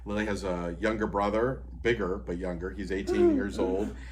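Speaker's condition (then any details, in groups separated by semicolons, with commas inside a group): No condition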